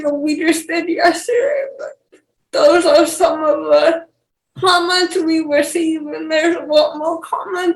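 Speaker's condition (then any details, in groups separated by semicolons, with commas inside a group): Cerebral palsy; since childhood, uses wheelchair, wears braces; age 28, needs help with most daily tasks; speech issues, uses text-to-speech and speech-to-text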